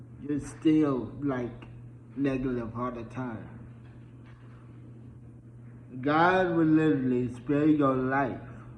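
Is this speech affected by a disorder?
Yes: traumatic brain injury.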